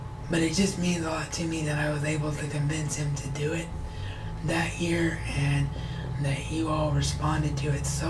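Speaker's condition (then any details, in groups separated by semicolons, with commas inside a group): Cerebral palsy; wheelchair bound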